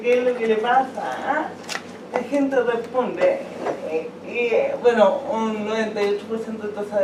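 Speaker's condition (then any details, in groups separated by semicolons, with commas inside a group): Cerebral palsy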